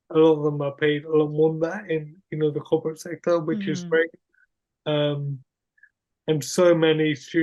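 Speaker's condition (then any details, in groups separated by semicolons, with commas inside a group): Cerebral palsy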